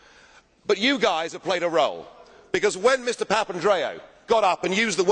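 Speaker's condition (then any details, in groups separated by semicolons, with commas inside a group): No condition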